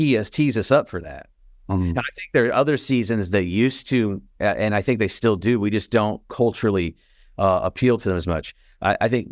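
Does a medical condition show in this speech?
No.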